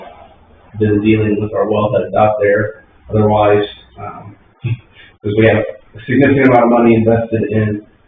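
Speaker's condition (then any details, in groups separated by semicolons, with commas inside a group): No condition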